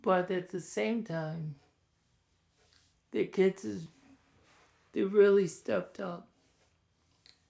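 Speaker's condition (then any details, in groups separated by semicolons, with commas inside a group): ALS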